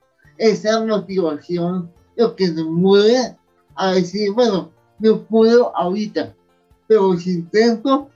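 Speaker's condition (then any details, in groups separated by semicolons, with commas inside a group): Cerebral palsy; age 37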